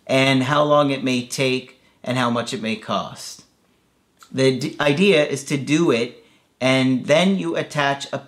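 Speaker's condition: No condition

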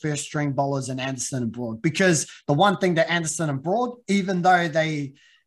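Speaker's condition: No condition

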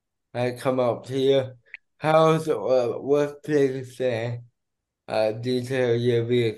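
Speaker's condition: Cerebral palsy; diagnosed at two months old

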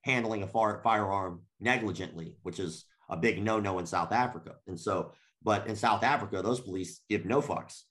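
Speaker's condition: Cleft lip and palate

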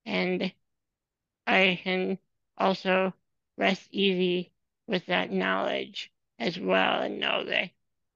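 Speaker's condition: Spinal muscular atrophy; from birth, genetic, motorized wheelchair user whole life, depends on caregivers

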